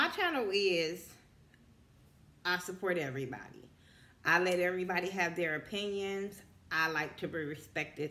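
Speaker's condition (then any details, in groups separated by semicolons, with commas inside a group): No condition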